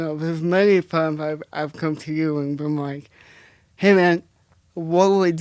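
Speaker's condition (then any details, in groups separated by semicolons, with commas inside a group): Cerebral palsy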